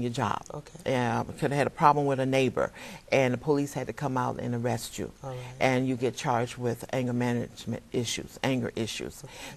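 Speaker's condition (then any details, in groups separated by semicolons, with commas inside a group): No condition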